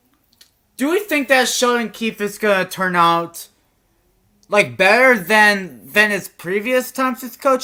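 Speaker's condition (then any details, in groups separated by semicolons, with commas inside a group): No condition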